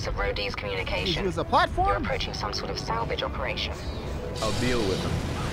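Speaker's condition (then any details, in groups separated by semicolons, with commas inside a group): No condition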